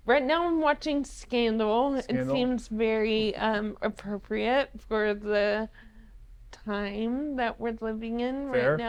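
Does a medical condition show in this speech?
Yes: ALS.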